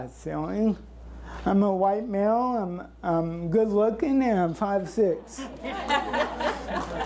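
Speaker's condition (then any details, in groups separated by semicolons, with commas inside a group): Cerebral palsy; since birth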